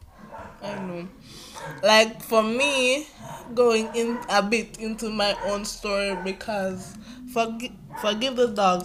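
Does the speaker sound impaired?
Yes: cerebral palsy.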